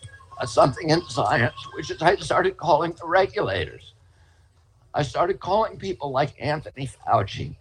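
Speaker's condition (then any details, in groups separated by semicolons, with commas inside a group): Spasmodic dystonia; voice trembles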